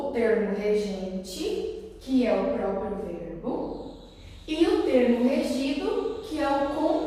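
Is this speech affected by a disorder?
No.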